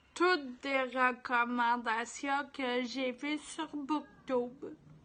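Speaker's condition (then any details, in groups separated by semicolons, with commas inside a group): Ataxia; degenerative; physiotherapy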